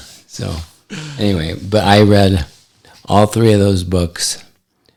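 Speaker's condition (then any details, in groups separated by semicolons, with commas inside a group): ALS; affects hand function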